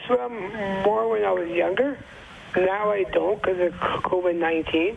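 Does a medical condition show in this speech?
Yes: Down syndrome; age 41.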